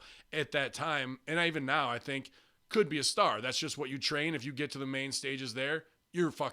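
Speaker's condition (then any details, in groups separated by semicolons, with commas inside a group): No condition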